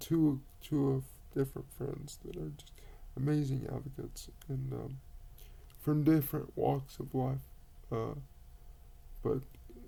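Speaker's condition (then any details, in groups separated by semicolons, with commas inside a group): Cerebral palsy; quadriplegic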